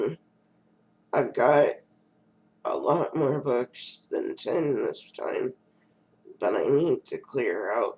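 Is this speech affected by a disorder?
Yes: cerebral palsy.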